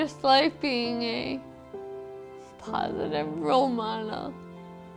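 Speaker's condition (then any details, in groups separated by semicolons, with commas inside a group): Friedreich's ataxia; 24 years since diagnosis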